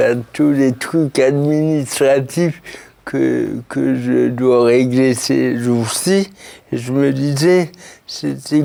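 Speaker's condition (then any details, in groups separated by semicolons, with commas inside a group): Cerebral palsy; since birth, birth injury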